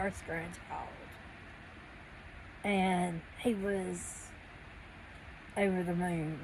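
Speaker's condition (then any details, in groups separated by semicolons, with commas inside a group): Cerebral palsy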